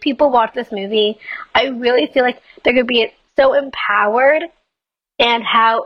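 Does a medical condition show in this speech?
Yes: Down syndrome; age 21.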